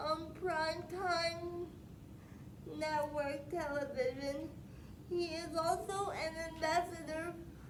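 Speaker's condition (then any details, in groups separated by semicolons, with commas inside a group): Spastic quadriplegic cerebral palsy; periventricular leukomalacia, hip surgery, tendon release, spinal rods, baclofen pump; does not walk, baclofen pump, physical therapy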